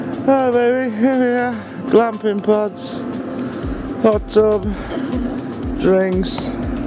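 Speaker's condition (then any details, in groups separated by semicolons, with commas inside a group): No condition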